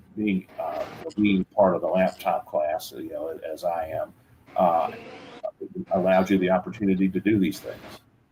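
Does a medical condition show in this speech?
No.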